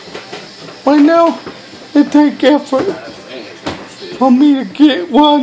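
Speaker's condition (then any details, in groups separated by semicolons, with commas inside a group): Cerebral palsy; speech hard to understand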